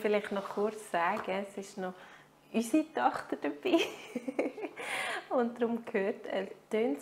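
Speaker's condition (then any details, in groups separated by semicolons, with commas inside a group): No condition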